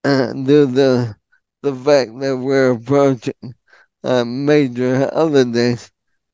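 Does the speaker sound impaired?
Yes: ALS; frequent hesitation fillers.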